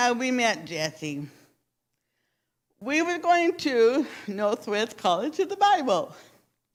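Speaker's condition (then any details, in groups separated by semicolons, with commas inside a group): Cerebral palsy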